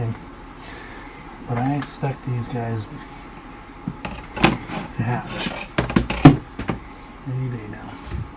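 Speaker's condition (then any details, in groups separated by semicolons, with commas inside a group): No condition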